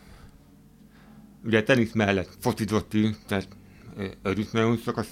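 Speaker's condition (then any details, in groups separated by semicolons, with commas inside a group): Hard of hearing; hearing aid mentioned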